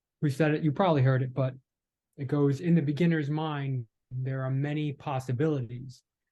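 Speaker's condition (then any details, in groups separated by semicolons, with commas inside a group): No condition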